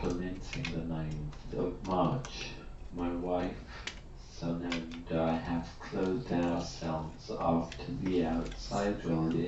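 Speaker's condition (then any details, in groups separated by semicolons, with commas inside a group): Motor neurone disease; about four years since diagnosis, cannot move or hold head; cannot speak, pureed foods only, emotional lability with laughter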